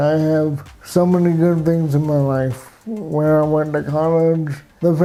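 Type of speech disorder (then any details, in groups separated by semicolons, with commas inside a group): Dysarthria; cerebral palsy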